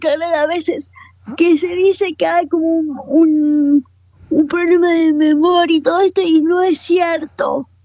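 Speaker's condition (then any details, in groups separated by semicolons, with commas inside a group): Cerebral palsy; motor disability, described as quadriparalysis, wheelchair user, phone on mounted holder; speech affected along with mobility, confirmed by speaker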